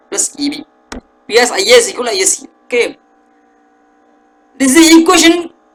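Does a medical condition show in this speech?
No.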